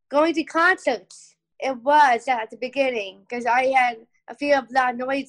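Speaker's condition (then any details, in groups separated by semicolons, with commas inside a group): Down syndrome; from birth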